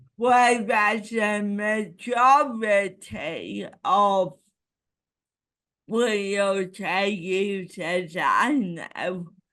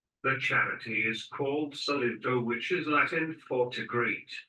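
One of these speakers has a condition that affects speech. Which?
The first: cerebral palsy; ataxic type, low muscle tone; 34 years, no speech therapy since childhood; speech impairment, tension with strangers, long words harder.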